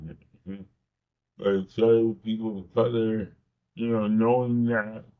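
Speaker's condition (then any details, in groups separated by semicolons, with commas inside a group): Cerebral palsy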